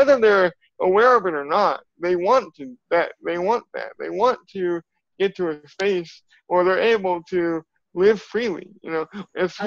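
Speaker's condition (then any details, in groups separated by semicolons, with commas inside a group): Cerebral palsy; from birth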